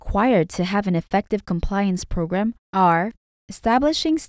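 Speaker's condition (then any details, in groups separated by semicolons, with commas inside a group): No condition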